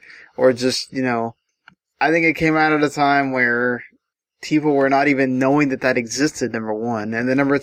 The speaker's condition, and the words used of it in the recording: No condition.